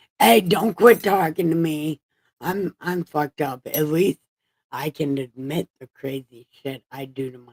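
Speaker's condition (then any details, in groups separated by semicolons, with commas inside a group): Brain injury; about 10 years after injury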